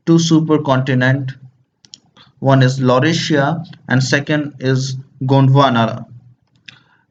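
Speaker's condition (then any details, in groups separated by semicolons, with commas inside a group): No condition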